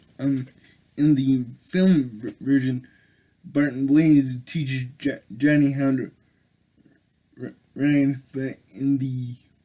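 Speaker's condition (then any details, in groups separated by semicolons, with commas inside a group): Cerebral palsy; affects all muscles; able to speak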